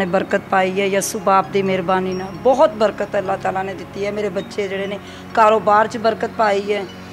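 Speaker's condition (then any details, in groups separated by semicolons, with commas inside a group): No condition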